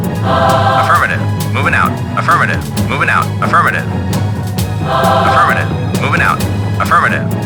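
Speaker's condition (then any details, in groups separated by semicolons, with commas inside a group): No condition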